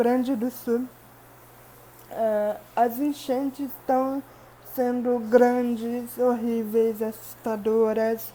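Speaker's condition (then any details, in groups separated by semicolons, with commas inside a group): Cerebral palsy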